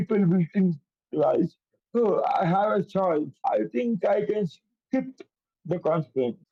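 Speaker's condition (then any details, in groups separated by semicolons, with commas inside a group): Cerebral palsy; affects coordination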